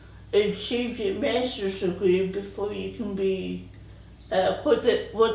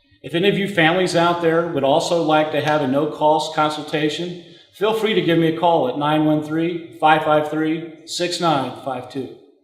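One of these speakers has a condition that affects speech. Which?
The first: cerebral palsy; present from birth; walks with walker, walking declined, spinal stenosis.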